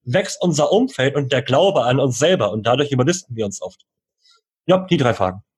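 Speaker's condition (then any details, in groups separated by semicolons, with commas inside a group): Cleft lip and palate; jaw and palate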